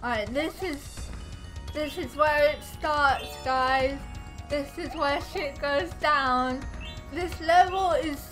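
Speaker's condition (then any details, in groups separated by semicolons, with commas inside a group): Cerebral palsy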